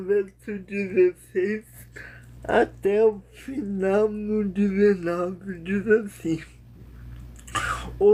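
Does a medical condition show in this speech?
Yes: paralysis.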